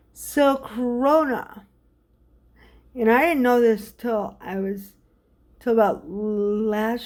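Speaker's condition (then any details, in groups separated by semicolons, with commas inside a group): Cerebral palsy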